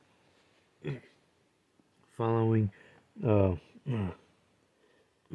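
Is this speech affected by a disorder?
No.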